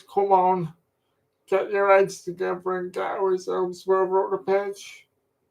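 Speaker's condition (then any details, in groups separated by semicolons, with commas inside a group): Cerebral palsy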